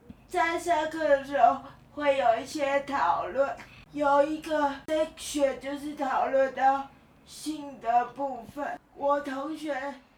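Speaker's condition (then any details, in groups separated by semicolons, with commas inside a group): Cerebral palsy; rest of body not mobile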